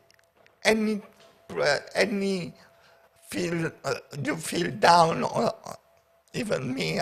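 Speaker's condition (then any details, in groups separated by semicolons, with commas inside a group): Paraplegia with essential tremor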